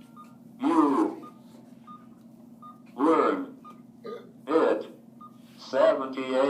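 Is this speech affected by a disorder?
Yes: cerebral palsy, athetoid.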